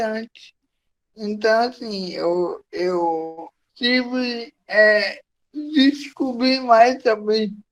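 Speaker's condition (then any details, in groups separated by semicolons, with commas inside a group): Cerebral palsy; from birth; difficulty speaking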